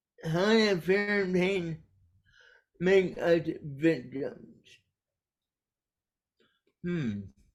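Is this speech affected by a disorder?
Yes: cerebral palsy; caused by brainstem aneurysm.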